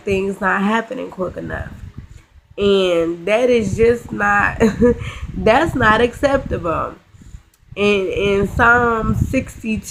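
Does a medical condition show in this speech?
Yes: cerebral palsy, spastic.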